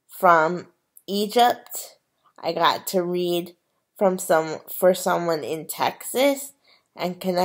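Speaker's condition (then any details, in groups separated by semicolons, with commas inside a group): Cerebral palsy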